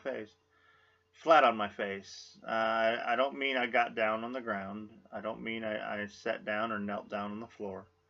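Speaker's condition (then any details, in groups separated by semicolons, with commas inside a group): No condition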